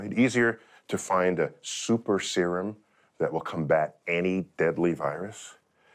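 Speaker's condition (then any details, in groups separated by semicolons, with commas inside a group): No condition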